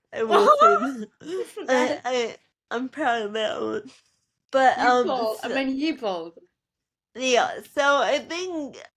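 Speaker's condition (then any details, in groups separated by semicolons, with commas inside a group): Cerebral palsy; speaks differently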